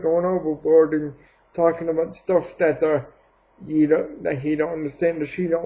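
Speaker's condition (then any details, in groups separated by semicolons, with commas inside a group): Cerebral palsy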